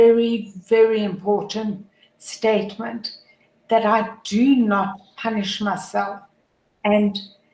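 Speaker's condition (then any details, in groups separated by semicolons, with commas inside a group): Motor neuron disease; primary lateral sclerosis, head to toe, hands severely affected; progressive, diagnosed this year after five years, two sticks; voice, tongue, vocal cords affected, uses voice augmenter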